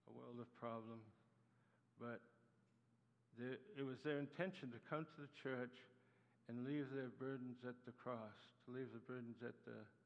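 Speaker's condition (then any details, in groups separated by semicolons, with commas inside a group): Parkinson's disease; Parkinson's attacks muscles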